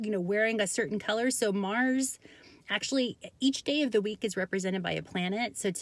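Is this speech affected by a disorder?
No.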